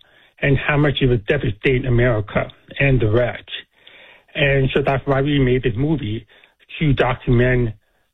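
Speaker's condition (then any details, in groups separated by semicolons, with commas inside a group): Deafness; deaf accent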